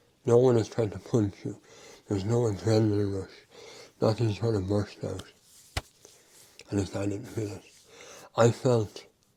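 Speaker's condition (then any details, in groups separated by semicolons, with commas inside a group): Mouth cancer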